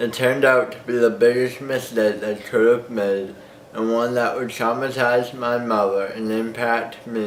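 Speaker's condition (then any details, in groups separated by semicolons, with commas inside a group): Cerebral palsy; birth injury, skull fracture, Erb's palsy shoulders and arms, tremors; mild, seizure free seven years on medication, weekly therapies; slow speech, slight impediment, understandable, tongue botox ineffective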